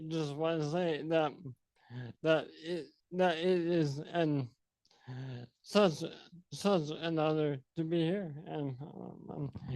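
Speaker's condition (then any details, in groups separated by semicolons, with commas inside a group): Sporadic ALS; diagnosed at age 32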